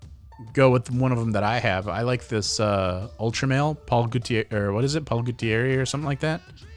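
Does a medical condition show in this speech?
No.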